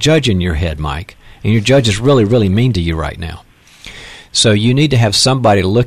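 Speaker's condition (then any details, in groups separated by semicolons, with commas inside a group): No condition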